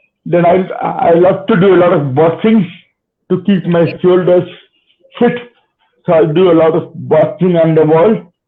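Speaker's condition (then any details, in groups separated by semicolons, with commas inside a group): Cerebral palsy; spastic type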